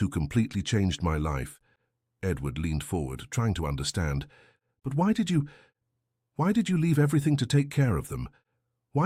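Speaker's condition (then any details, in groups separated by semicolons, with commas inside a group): No condition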